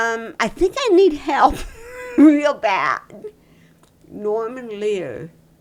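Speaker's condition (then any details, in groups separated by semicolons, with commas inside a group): Cerebral palsy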